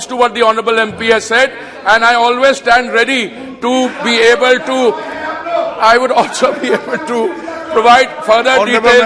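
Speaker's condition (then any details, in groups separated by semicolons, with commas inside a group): No condition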